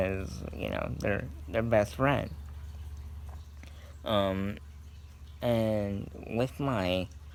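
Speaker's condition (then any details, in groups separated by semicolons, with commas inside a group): Cerebral palsy; scoliosis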